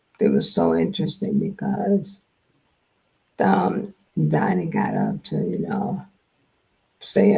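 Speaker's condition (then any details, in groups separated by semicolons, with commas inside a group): Multiple sclerosis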